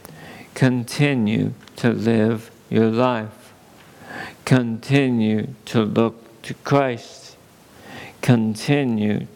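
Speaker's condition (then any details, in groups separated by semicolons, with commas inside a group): ALS; seeing doctors for multiple organic issues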